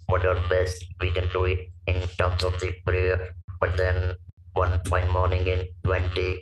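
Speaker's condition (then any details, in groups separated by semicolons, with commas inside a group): Laryngectomy for vocal cord cancer, stage 4 vocal cord cancer; speaks with electrolarynx; tracheostomy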